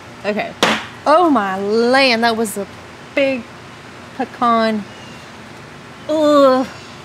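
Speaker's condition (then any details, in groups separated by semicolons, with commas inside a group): No condition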